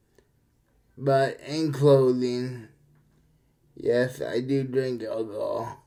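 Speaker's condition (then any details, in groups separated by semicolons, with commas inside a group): Cerebral palsy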